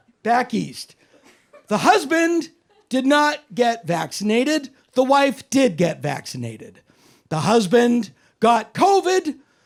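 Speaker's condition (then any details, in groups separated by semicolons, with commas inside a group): No condition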